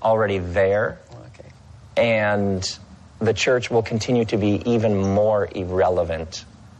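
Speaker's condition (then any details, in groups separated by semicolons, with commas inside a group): No condition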